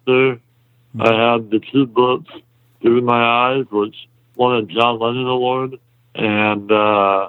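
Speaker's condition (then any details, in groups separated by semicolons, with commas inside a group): Muscular dystrophy; congenital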